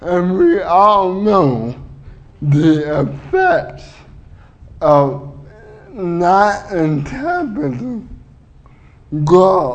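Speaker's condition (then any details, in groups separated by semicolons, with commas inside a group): Cerebral palsy; uses wheelchair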